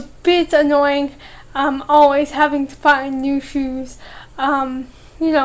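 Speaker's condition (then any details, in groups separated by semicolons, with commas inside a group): Cerebral palsy; cerebral palsy affecting walking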